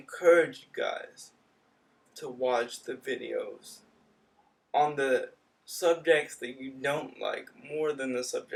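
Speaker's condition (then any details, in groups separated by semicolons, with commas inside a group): Cerebral palsy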